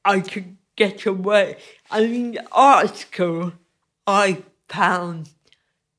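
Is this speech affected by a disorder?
Yes: cerebral palsy; must move carefully.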